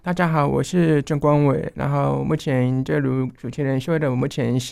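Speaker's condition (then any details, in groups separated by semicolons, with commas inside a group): Hearing loss, enlarged vestibular aqueduct; occasional vertigo, now more stable, struggles to hear in class, classmates interpret or write, avoids phone work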